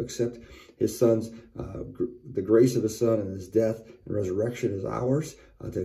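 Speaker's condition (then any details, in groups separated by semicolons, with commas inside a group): No condition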